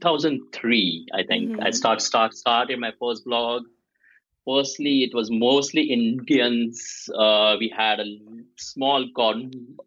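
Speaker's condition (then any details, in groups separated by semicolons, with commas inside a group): Stuttering; may repeat sounds; repeated sounds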